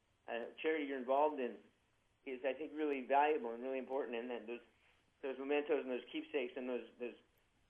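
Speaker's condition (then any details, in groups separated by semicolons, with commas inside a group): Parkinson's disease, young-onset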